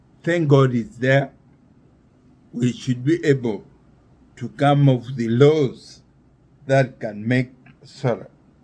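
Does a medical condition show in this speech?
Yes: neurological disease.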